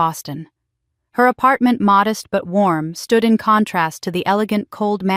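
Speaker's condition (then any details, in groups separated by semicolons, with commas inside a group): No condition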